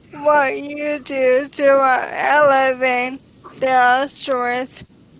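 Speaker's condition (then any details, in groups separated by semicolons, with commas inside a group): ALS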